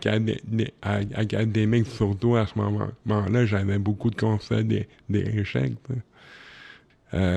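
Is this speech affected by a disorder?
Yes: cerebral palsy.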